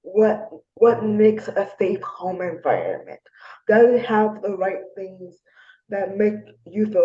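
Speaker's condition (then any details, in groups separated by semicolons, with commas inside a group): Spastic diplegia cerebral palsy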